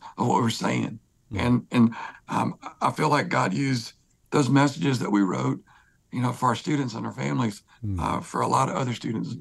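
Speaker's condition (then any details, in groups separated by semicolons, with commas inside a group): Spasmodic dysphonia; voice disorder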